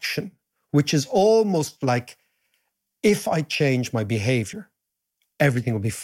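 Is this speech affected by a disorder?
No.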